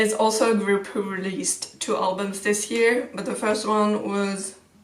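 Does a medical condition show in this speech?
No.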